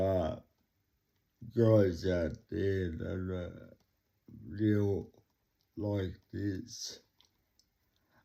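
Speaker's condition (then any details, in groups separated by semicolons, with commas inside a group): Cerebral palsy; talks slowly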